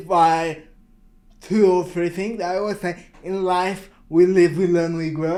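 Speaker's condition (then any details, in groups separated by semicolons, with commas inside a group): Cerebral palsy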